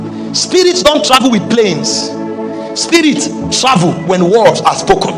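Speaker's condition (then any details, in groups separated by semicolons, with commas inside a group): No condition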